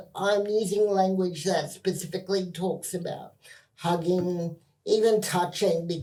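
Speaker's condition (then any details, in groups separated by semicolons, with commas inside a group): Cerebral palsy spastic quadriplegia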